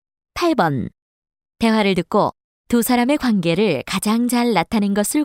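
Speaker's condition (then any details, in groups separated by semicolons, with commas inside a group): No condition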